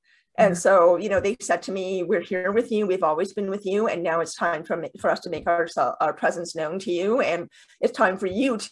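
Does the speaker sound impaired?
Yes: deafness with cochlear implants; two cochlear implants, first implant 7 years ago, second implant surgery later.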